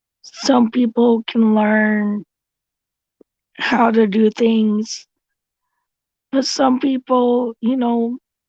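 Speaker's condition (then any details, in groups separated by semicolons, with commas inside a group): Cerebral palsy; since birth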